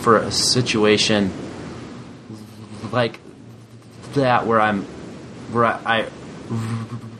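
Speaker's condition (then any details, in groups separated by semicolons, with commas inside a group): Stuttering; much struggle at certain times, still hard talking with boss sometimes; described as calm way to stutter; stutters openly, stronger than usual lately, exhausting; repeated words, prolonged sounds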